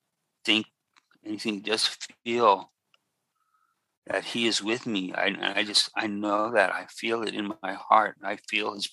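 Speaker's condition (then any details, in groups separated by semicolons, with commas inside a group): Expressive aphasia; caused by second stroke, left-side paralysis and unable to talk at onset, 21 days at Kaiser; can still play cello, paint and write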